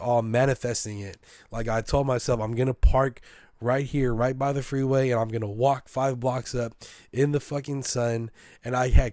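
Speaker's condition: No condition

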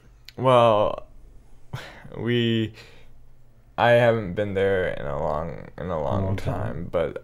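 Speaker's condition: Cerebral palsy, spastic quadriplegia; regular stretching, walking and exercise, occasional pain when muscles tight

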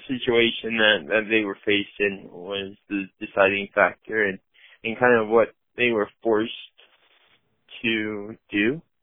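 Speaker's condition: Cerebral palsy, mild; had speech therapy

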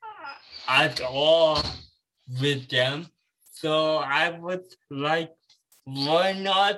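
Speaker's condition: Cerebral palsy

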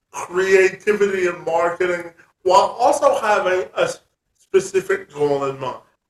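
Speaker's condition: Cerebral palsy; severe cerebral palsy

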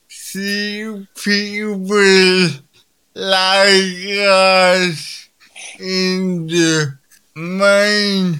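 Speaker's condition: Cerebral palsy; present from birth

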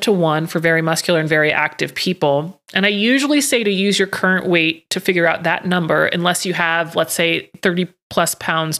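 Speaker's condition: No condition

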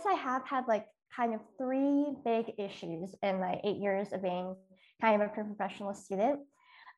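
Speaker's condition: Cleft lip and palate

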